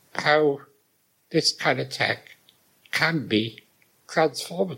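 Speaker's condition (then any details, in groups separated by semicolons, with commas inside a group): Muscular dystrophy; severe muscle weakness, cannot use arms; does everything by voice, relies on voice dictation for WhatsApp messages and emails, Siri; weak breathing, speech and breathing compromised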